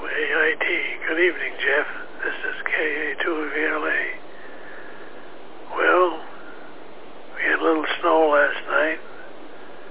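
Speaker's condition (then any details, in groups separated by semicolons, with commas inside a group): Parkinson's disease; treated by doctor in Utica; medication being changed, new batch of medicine being tried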